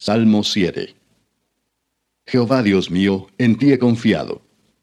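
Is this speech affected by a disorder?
No.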